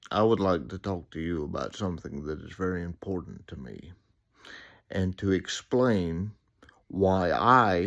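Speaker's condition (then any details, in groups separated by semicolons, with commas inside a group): Cerebral palsy; reports speaking clearly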